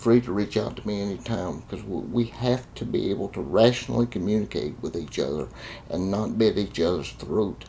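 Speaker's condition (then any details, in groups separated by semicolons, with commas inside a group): Cerebral palsy; confined to a wheelchair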